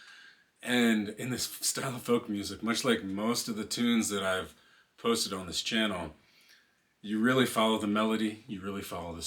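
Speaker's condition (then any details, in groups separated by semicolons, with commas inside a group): No condition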